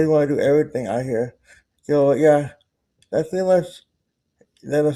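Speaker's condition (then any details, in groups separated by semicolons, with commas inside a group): Cerebral palsy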